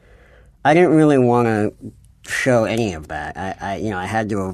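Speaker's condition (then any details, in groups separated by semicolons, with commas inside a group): Cleft palate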